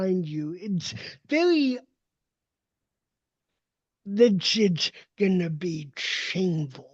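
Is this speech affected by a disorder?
Yes: cerebral palsy; uses walker and wheelchair.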